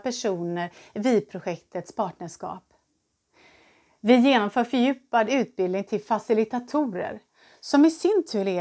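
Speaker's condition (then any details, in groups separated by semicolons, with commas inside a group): No condition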